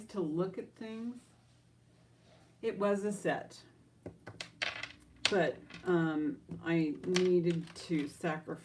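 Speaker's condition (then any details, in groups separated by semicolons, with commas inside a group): No condition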